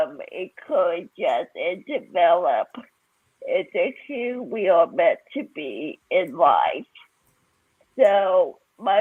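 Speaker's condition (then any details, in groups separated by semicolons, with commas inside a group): Cerebral palsy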